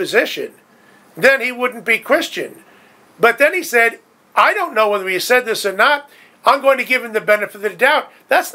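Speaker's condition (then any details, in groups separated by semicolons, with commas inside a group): No condition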